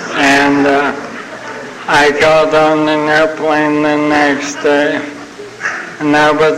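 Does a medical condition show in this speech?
Yes: ALS (Lou Gehrig's disease); young onset.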